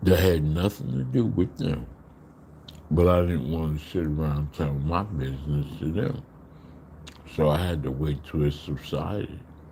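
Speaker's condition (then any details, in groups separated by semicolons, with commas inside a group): Slurred speech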